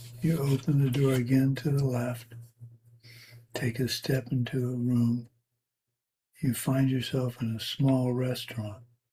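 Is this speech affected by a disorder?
Yes: Parkinson's; tremor varies day to day.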